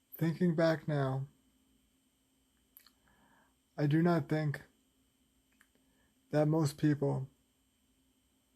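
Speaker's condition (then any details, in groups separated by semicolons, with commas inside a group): Cerebral palsy, spastic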